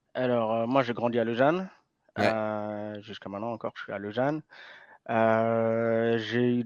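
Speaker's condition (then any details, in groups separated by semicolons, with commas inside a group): Hearing impairment from birth; congenital hearing loss, diagnosed around age 4, lip reading since birth, school to learn spoken French; degenerative hearing loss, may get worse; learned to speak at age 4, slight effect on speech noticeable now and then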